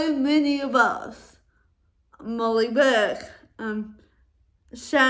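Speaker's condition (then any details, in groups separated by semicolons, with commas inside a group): Cerebral palsy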